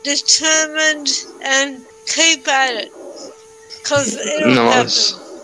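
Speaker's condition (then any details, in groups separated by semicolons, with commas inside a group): Cerebral palsy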